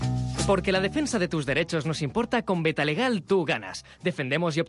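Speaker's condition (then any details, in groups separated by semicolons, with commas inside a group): No condition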